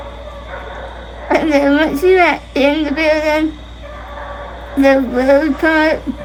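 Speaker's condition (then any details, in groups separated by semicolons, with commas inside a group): Spinal muscular atrophy type 2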